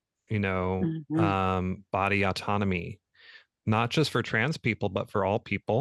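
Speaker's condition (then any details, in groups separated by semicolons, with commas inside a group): No condition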